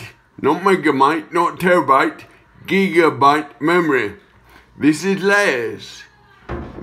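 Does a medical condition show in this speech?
Yes: acquired brain injury, ataxia; caused by head injury; shaking during recording.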